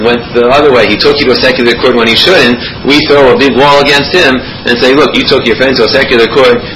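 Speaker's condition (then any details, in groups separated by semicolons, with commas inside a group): No condition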